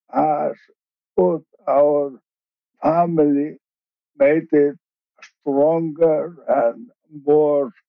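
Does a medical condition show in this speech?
Yes: ALS, bulbar onset, later regular ALS; slurred or slowed speech.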